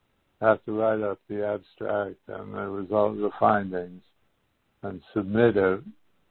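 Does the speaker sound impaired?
Yes: Parkinson's; stem cell infusions in Houston, infusions finished, assessment due in September; COVID caught on Houston trip, congestion, super sore throat, muscle ache.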